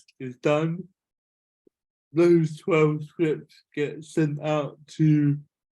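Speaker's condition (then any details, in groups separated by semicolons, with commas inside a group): Cerebral palsy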